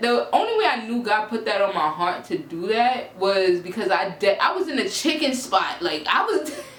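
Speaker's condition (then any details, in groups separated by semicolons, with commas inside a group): No condition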